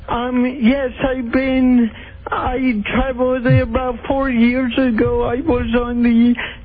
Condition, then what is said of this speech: Cerebral palsy. The thing that's getting me is this sounds like every guy that's ever called us and tried to pretend that he has CP.